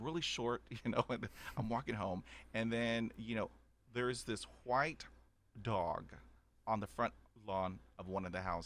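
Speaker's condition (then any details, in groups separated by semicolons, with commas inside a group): Stuttering; stutter since about age 5 after shock and trauma, mute one year, 20 years speech therapy; stutter persists, blocks and repetitions since childhood, fluent when whispering, using accents or acting; prolonged sounds, blocks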